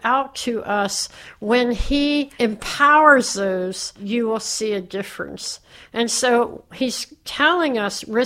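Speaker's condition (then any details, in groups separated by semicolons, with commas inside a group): Cleft palate; speech impediment while growing up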